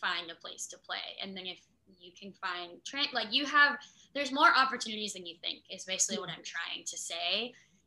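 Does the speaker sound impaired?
Yes: cleft lip and palate; about two surgeries a year until age 10-11.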